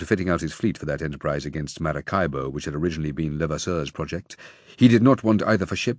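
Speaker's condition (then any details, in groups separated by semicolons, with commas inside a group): No condition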